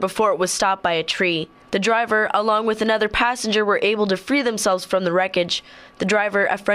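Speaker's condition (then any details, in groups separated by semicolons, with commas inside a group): No condition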